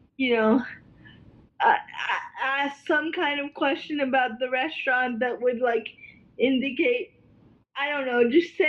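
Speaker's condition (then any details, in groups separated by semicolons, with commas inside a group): Cerebral palsy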